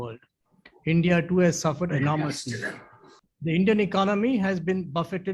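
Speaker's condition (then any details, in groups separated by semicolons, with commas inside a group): No condition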